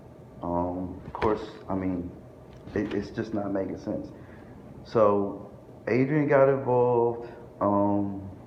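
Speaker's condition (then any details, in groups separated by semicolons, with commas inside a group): No condition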